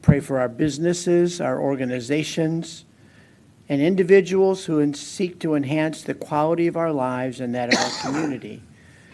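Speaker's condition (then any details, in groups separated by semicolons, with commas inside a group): No condition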